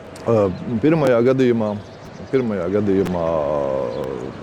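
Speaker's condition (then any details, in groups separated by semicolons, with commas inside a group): No condition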